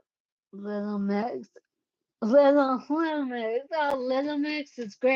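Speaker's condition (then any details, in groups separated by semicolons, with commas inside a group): Cerebellar ataxia; caused by brain bleed, unsteady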